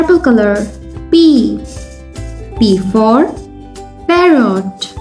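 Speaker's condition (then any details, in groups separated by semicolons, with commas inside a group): No condition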